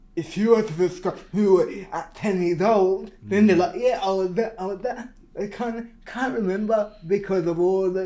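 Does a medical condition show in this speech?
Yes: cerebral palsy.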